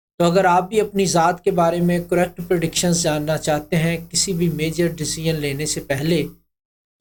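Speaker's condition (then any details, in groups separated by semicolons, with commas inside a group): No condition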